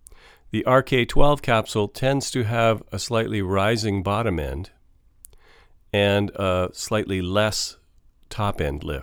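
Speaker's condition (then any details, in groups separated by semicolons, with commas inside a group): No condition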